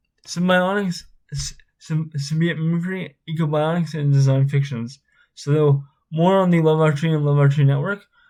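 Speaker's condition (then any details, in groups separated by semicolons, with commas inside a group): Spastic cerebral palsy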